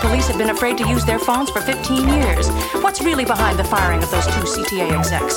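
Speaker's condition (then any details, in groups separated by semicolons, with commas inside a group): No condition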